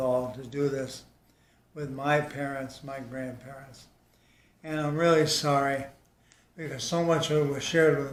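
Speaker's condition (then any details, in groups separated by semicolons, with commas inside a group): ALS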